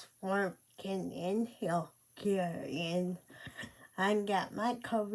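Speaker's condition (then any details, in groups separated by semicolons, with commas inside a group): Cerebral palsy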